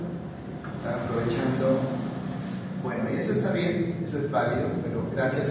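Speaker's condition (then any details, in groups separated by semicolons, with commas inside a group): No condition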